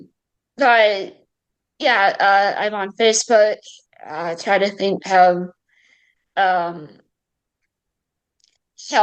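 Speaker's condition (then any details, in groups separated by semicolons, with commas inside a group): Cerebral palsy; left side affected, throat speech surgery; mild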